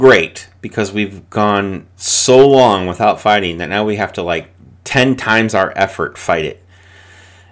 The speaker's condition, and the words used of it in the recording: No condition.